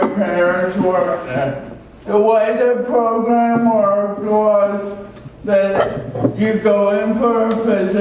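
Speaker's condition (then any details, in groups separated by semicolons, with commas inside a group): Cerebral palsy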